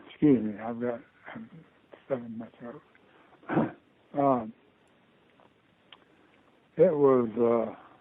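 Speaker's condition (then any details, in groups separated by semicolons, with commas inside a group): Parkinson's disease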